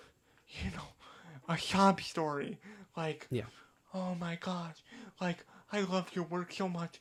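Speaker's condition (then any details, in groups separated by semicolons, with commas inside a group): Cerebral palsy; diagnosed age two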